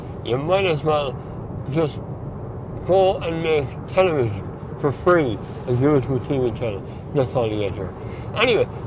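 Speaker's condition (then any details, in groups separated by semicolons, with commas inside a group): Mouth cancer surgery; speech changed by surgery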